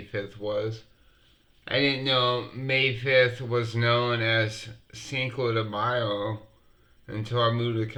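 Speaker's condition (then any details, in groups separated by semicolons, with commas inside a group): Multiple sclerosis; affects fingers; finger cannot type, MS hug, sometimes hard to breathe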